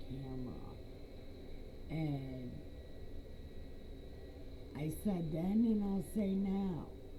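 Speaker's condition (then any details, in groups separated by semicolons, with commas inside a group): Brain injury; right side numb including tongue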